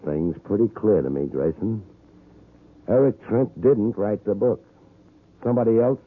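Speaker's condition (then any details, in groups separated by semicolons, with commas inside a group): No condition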